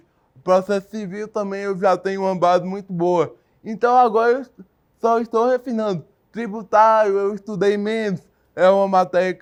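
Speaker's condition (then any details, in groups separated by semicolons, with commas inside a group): Cerebral palsy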